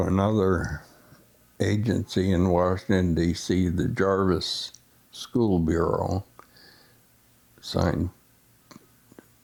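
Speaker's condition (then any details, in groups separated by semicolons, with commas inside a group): Essential tremor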